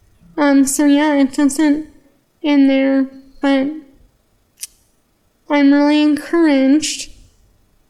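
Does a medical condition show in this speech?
Yes: muscular dystrophy; Desmin myofibrillar myopathy, slow progressive muscle wasting, began with frequent falls, weight loss, weak arms, pacemaker; 10 to 12 years since diagnosis, full-time wheelchair, night respirator, likely full-time respirator later, daily help.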